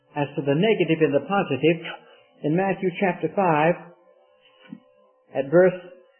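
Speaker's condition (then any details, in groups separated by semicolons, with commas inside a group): No condition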